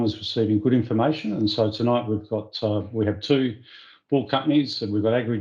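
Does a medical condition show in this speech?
No.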